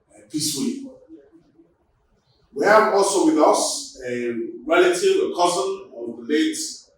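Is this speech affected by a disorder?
No.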